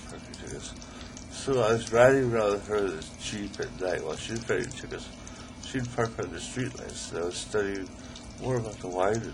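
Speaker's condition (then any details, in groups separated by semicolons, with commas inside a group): ALS; still able to talk, articulate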